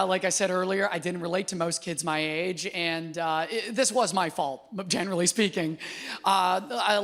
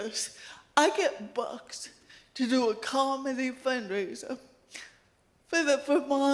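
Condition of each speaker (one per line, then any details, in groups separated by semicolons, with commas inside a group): No condition
Cerebral palsy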